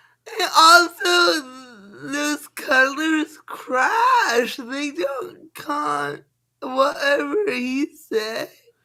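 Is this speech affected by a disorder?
Yes: cerebral palsy; from birth, affects walking.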